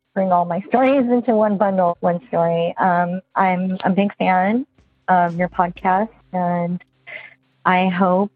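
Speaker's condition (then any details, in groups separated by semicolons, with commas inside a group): Bilateral cleft lip and palate; congenital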